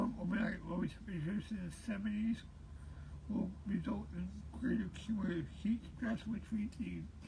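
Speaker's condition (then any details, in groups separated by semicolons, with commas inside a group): Cerebral palsy; present since birth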